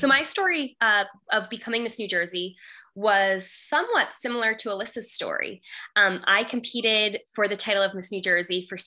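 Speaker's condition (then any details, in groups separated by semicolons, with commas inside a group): No condition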